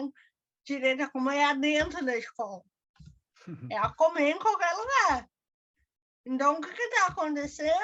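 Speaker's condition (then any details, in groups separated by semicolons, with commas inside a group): Cerebral palsy; diagnosed at about one year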